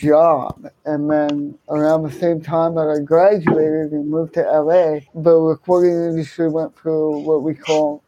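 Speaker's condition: Cerebral palsy, hemiplegia

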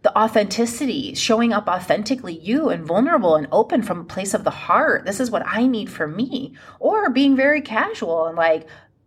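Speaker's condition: No condition

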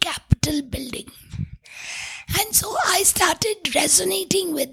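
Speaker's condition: Tracheostomy, vocal cords permanently constricted from smoke inhalation; voice called unforgettable

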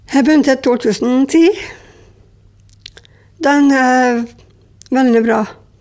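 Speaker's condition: Down syndrome; adult woman aged 48

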